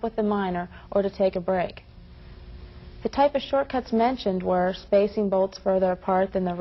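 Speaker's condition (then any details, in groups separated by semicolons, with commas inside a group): No condition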